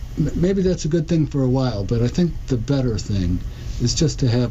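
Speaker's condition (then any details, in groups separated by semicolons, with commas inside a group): Parkinson's disease; diagnosed almost 4 years ago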